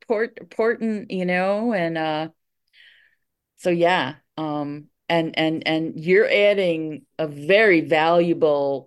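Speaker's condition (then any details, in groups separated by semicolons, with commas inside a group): Stutter; attends National Stuttering Association conferences; stutters openly, sometimes prefers to just stutter without announcing or explaining it; repeated sounds, repeated words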